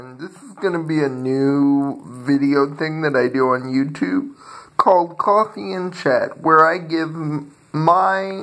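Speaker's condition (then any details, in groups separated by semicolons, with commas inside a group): Cerebral palsy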